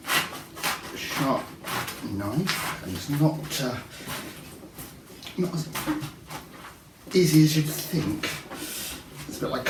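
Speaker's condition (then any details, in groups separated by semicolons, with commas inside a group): No condition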